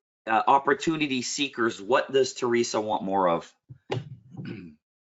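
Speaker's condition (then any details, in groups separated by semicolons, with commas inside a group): No condition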